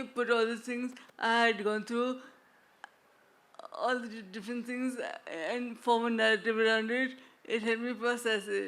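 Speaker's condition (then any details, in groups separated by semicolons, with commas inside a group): Traumatic brain injury; speech fully slurred early, much improved now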